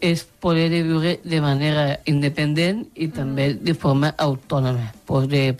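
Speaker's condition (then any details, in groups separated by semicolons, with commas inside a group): Down syndrome; genetic, three copies of chromosome 21, intellectual disability; adult, 30 years old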